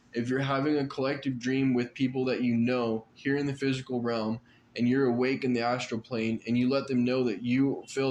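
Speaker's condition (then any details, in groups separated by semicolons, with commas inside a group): No condition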